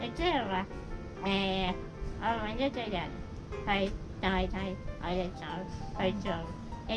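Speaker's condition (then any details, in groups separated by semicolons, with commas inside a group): Spinal muscular atrophy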